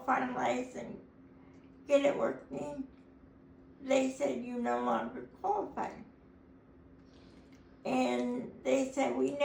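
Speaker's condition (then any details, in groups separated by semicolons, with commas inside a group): Cerebral palsy; able to talk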